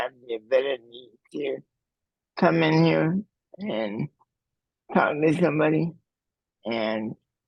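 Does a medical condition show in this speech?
Yes: cerebral palsy.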